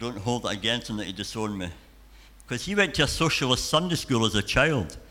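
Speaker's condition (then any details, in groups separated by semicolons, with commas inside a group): Cleft palate and cleft lip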